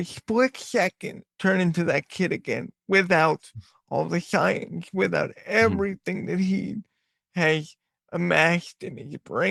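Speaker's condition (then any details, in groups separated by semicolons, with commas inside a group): Cerebral palsy; voice sometimes sounds childlike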